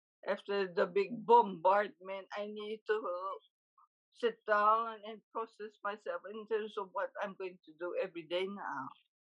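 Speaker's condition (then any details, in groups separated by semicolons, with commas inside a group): Huntington's disease; confirmed by genetic test; diagnosis took over two years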